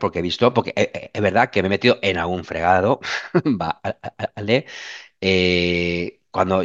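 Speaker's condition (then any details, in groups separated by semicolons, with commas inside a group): Stuttering; since childhood; sometimes stutters more than usual in class, pauses, laughs it off; prolonged sounds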